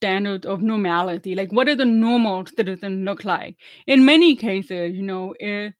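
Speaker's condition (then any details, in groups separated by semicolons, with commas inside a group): Deafness; relearned English and speech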